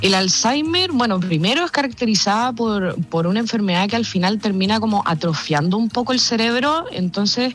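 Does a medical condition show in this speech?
No.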